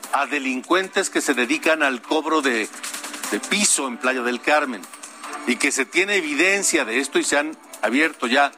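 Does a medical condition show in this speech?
No.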